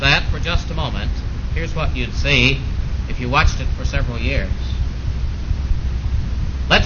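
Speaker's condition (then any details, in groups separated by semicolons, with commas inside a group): No condition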